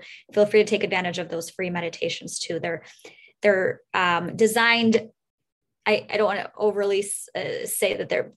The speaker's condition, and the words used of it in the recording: None; typical speech.